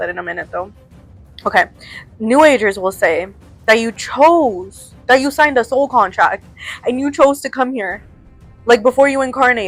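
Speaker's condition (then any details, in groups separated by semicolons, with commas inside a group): No condition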